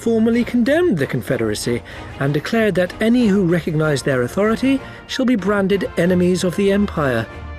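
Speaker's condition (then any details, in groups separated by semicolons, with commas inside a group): No condition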